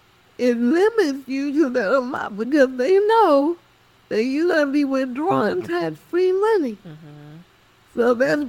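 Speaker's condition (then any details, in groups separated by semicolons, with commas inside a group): Cerebral palsy; speech affected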